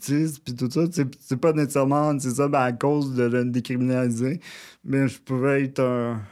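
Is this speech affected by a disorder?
Yes: cerebral palsy; brain damage, near quadriplegic, full use of left arm only, sensation preserved, wheelchair user; spasms limit mobility, no standing balance, leans on support, needs adaptation and assistance.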